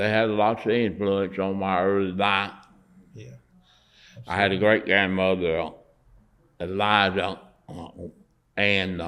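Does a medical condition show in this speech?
Yes: Parkinson's; aged 85, still able to draw, paint, write, build.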